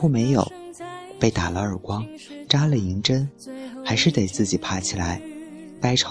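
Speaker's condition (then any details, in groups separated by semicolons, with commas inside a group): No condition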